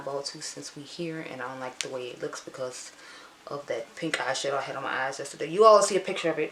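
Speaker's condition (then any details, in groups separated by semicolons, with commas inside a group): No condition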